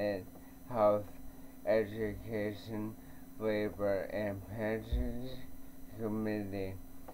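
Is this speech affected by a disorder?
Yes: ALS; slurred, barely speaks, chokes on water, tongue too weak.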